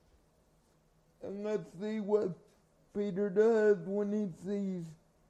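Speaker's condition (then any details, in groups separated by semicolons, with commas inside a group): Cerebral palsy; carried everywhere by parents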